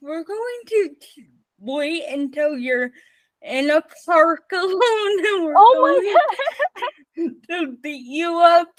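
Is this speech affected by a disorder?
Yes: spastic cerebral palsy, mixed.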